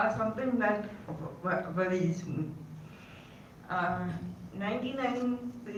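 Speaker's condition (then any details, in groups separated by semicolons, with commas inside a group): Cerebral palsy; caused by encephalitis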